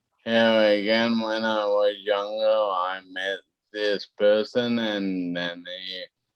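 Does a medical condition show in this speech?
Yes: cerebellar ataxia; wheelchair.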